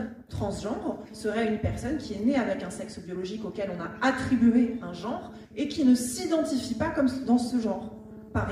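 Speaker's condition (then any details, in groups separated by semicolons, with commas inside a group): No condition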